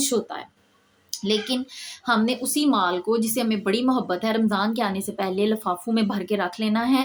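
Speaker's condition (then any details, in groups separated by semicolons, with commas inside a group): No condition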